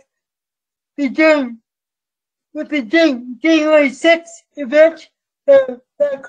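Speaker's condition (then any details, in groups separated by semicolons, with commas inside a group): Cerebral palsy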